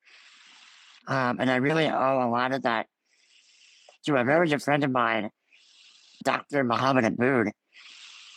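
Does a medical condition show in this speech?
Yes: Ullrich congenital muscular dystrophy; stopped breathing 2 minutes six weeks later.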